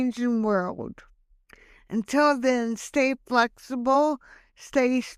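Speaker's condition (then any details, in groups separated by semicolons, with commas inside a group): Hemiplegic cerebral palsy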